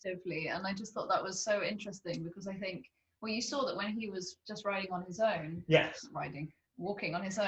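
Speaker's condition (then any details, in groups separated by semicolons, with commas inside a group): No condition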